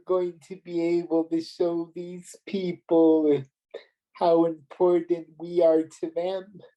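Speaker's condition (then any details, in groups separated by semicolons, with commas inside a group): Cerebral palsy; premature birth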